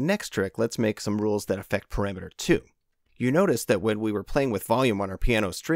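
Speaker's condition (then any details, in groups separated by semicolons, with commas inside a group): No condition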